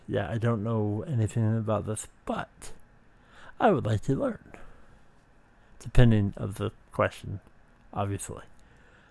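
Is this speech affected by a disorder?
Yes: speech impediment.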